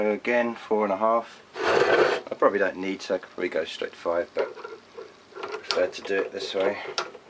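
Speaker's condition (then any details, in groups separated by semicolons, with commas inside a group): No condition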